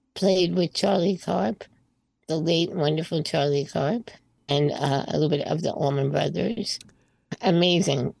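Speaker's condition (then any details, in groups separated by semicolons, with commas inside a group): Spinal muscular atrophy type 2; hard time talking before medication, breathing, speaking, singing now stronger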